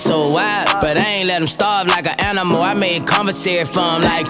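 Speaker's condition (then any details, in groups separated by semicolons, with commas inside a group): No condition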